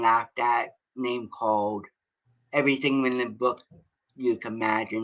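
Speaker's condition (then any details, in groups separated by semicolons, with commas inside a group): Cerebral palsy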